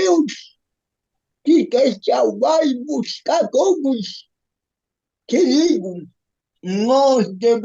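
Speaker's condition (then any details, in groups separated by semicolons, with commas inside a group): Cerebral palsy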